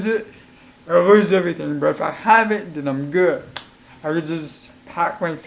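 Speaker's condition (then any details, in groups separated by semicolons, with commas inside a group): Cerebral palsy; affects legs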